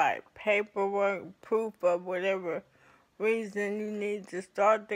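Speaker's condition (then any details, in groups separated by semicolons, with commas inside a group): ALS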